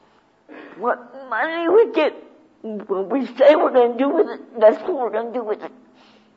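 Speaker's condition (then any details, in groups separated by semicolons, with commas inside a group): Cerebral palsy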